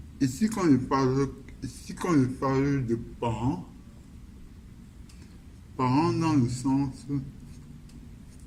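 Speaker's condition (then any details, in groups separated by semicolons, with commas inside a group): Cerebral palsy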